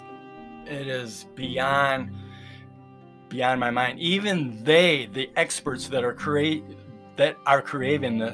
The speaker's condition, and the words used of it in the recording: Stuttering. You'll find out when he's talking that he has a stutter issue.